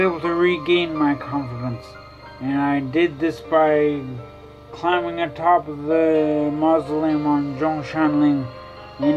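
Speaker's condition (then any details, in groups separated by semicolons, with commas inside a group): Traumatic brain injury; had speech therapy, speech hard to improve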